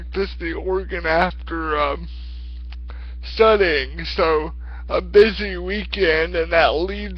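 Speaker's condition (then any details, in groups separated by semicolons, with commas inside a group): Cerebral palsy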